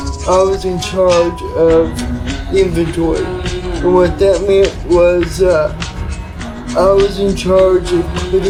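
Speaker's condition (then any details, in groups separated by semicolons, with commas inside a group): Cerebral palsy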